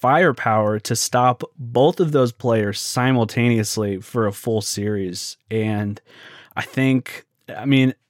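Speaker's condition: No condition

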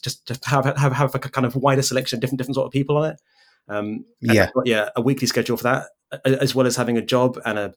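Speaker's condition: Stutter; makes recording podcasts difficult, still runs own podcast; repeated sounds, repeated words

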